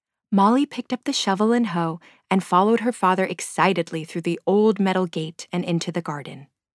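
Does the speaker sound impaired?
No.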